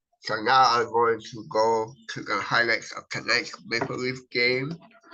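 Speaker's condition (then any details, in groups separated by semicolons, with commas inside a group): Cerebral palsy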